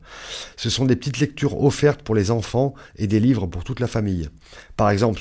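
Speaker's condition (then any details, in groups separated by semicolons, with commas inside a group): No condition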